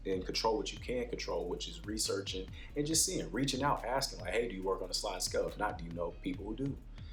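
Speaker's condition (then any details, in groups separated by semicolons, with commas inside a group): No condition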